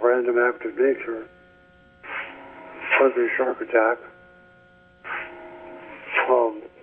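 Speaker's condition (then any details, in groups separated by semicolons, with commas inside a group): ALS; speech getting worse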